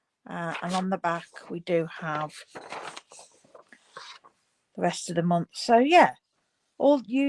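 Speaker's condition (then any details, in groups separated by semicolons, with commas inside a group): No condition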